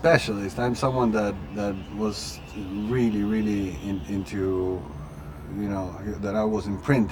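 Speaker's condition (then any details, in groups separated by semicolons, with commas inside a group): No condition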